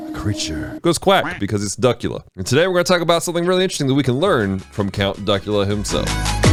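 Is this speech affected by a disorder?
No.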